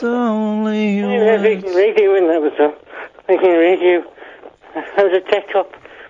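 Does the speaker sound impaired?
Yes: Parkinson's; needs sling hoist to be lifted up.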